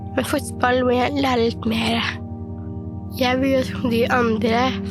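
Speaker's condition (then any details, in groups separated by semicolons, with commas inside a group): Down syndrome; age 15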